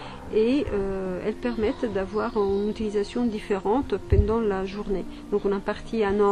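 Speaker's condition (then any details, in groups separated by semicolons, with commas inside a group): No condition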